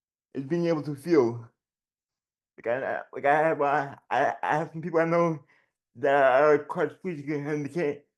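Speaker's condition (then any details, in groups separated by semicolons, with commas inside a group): Generalized dystonia; generalized, childhood onset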